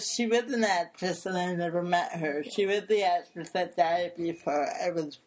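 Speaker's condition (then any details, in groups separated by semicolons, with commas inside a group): Cerebral palsy; since birth, brain damage to motor area of brain, affects speech and body movement; speech therapy on and off through life, especially in childhood; improved with speech therapy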